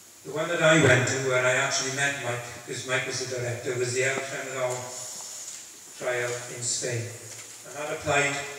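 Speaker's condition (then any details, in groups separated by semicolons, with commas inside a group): No condition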